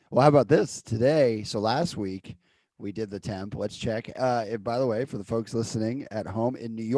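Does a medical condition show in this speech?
No.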